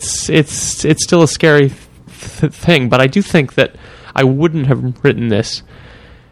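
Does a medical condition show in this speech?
Yes: stuttering; adult stuttering since childhood, now age 26; finds this stuttering podcast setting more comfortable for speaking; here repeated sounds.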